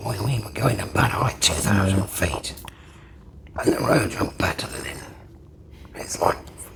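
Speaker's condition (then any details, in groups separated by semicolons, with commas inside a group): Laryngectomy; permanent tracheostomy, throat scar tissue; seven years since operation; breathes through tracheostomy, cold air hinders breathing, frequent throat clearing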